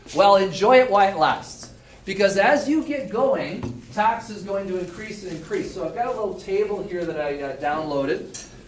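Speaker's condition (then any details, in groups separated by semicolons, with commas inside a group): No condition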